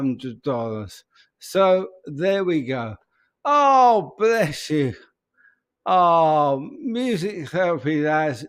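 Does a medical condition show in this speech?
Yes: ALS; speech.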